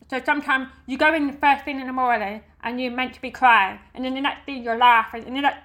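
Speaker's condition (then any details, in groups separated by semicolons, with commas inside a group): Deafness; not the music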